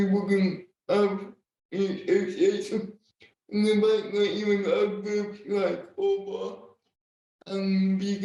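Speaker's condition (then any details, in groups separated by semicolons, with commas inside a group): Cerebral palsy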